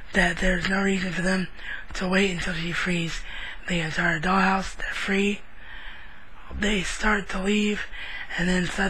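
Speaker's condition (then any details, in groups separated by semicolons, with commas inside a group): Cerebral palsy; wheelchair bound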